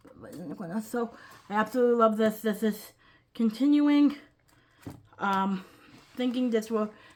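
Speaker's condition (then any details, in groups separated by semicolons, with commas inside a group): Cerebral palsy, quadriplegic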